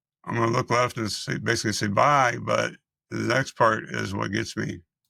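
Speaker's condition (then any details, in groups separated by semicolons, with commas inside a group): Multiple system atrophy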